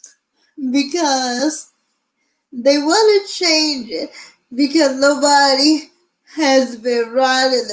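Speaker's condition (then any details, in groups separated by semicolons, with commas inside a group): Cerebral palsy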